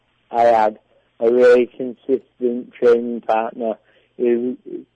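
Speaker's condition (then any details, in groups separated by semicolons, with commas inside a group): Cerebral palsy; predicted never to talk, parents paid for speech therapy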